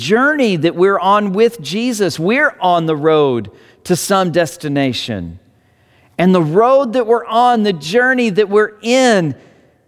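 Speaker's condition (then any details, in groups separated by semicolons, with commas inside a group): No condition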